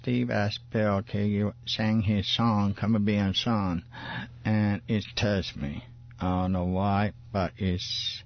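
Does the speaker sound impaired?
Yes: Parkinson's disease; described by speaker as in remission; voice clearer after weekly Monday evening talks with Stephen McClary.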